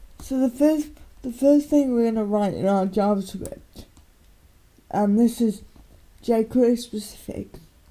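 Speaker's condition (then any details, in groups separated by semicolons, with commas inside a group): Cerebral palsy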